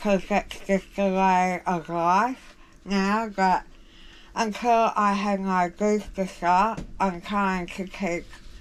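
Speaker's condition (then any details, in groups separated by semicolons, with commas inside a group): Jaw cancer surgery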